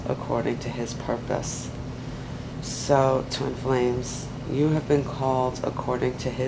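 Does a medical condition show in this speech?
No.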